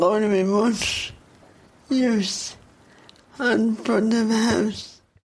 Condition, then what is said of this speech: Cerebral palsy. I try not to use big words because they take my breath away and it's too long to get them out.